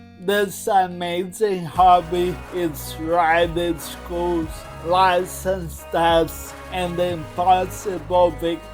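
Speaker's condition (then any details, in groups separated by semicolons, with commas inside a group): Cerebral palsy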